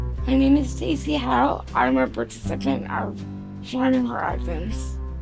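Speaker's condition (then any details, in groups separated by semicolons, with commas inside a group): Cerebral palsy; diagnosed at 11 months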